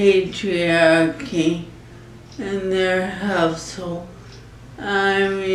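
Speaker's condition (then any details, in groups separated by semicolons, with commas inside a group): ALS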